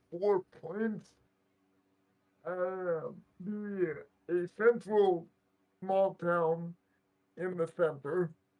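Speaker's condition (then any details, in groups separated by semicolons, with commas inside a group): Cerebral palsy; right side weaker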